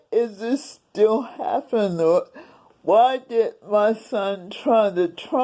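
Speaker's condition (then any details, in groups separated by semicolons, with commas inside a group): Cerebral palsy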